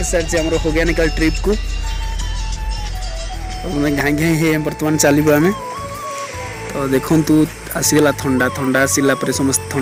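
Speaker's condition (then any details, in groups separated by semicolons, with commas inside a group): No condition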